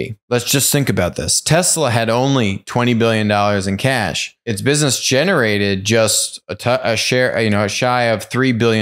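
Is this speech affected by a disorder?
No.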